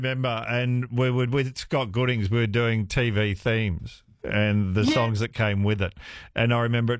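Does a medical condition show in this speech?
No.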